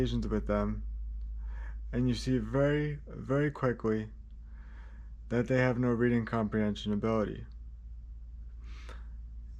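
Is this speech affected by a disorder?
Yes: cerebral palsy, spastic.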